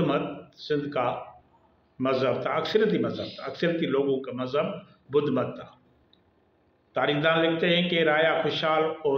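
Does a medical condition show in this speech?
No.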